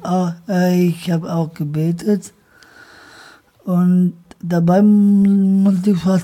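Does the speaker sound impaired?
Yes: Down syndrome; trisomy 21 from birth, born five weeks early, emergency surgery after birth in Hannover, formerly wore back corset; age 26.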